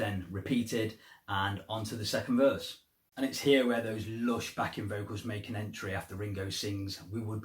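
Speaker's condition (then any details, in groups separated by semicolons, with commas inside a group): No condition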